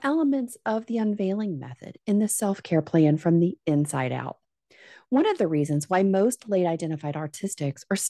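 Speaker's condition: No condition

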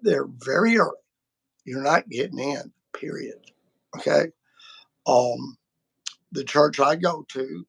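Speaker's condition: Vocal cord surgery; including laser treatment

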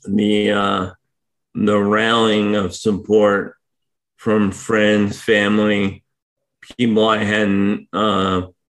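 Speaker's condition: ALS; hard to speak for long periods right now

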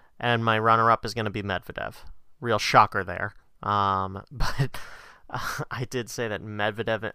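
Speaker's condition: No condition

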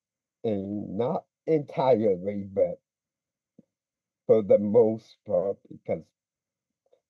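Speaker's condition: Speech impediment

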